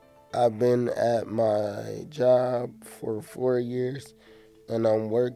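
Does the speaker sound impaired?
Yes: cerebral palsy; affects movement, physical and occupational therapy, therapists had stair climbing to bathroom as exercise.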